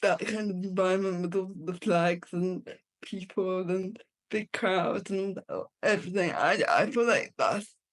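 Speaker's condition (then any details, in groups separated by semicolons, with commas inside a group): Cerebral palsy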